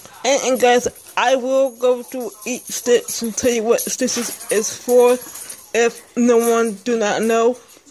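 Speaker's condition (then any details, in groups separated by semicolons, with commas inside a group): Speech impairment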